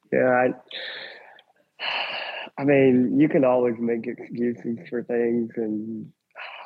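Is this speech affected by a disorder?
Yes: cleft lip and palate; congenital.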